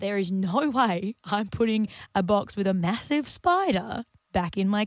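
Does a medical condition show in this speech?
No.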